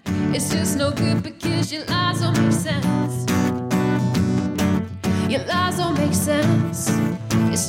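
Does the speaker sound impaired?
No.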